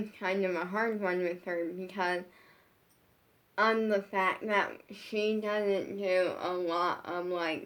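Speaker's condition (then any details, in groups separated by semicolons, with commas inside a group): Brain injury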